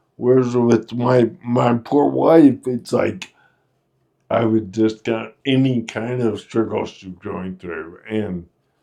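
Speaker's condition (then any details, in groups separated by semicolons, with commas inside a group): Friedreich's ataxia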